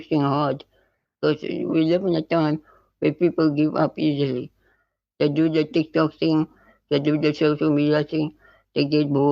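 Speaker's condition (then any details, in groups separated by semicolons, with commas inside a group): Spinal muscular atrophy type 2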